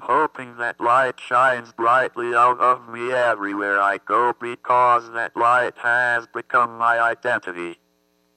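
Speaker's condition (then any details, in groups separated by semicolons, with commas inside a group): Athetoid cerebral palsy; constant muscle movement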